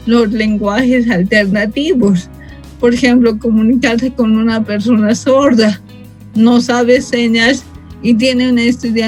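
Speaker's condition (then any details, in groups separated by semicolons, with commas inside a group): Cerebral palsy from birth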